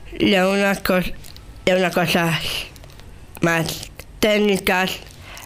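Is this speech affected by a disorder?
Yes: Down syndrome; with intellectual disability, age 35.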